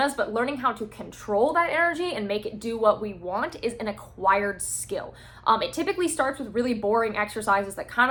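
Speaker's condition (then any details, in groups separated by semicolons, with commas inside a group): No condition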